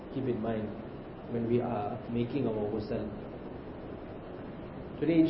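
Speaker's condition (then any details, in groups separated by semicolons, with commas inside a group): No condition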